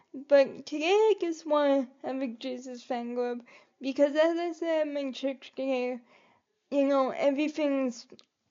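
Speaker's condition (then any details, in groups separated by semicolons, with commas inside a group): Cerebral palsy; quadriplegic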